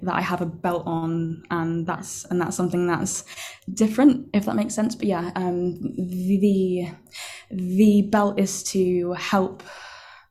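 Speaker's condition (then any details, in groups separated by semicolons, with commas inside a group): Stammer; onset with silent blocking, about 6 months saying nothing, McGuire program about 10 years ago; uses McGuire breathing technique, belt worn outside clothes as reminder to breathe deeply before speaking; stammer variable and changeable, began as silent blocks, relies on breathing technique; repeated words, prolonged sounds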